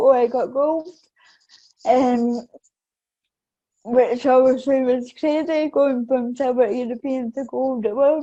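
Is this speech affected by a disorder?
Yes: cerebral palsy; affects balance.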